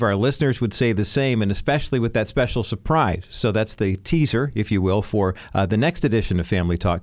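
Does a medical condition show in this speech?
No.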